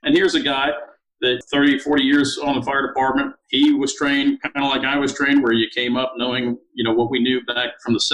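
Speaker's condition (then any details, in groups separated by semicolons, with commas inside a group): No condition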